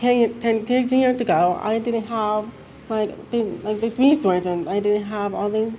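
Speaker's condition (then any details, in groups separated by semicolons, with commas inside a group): Deafness; signs with family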